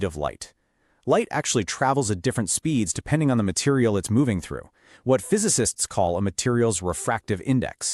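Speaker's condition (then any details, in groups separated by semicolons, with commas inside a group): No condition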